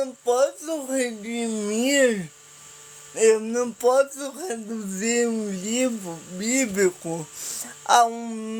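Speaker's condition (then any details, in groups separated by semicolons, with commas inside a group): Paralysis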